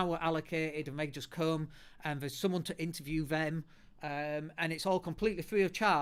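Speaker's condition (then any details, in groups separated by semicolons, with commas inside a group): No condition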